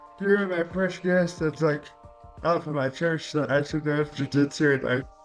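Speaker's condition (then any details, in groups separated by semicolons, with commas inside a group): Cerebral palsy; caused by stroke at birth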